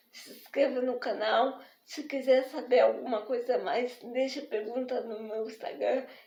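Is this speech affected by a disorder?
Yes: spastic diplegic cerebral palsy.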